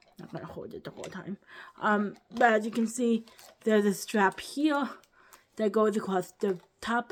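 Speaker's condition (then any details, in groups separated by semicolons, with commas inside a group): Cerebral palsy; lifelong, ankle-foot orthoses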